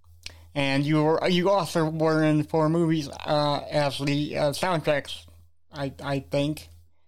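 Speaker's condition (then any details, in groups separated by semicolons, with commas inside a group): Cerebral palsy; congenital, limited mobility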